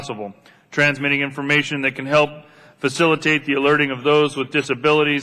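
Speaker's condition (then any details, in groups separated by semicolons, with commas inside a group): No condition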